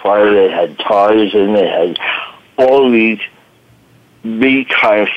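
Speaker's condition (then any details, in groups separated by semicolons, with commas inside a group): Voice box damage from tracheostomy; fire at 30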